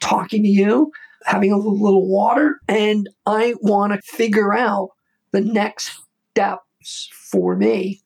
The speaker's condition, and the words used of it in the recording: Aphasia. You can hear the aphasia creeping in.